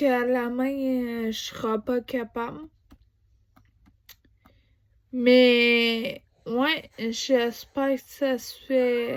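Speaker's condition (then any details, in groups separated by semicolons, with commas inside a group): Ataxia; degenerative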